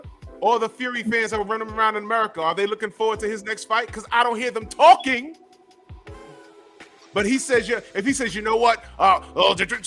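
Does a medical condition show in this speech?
No.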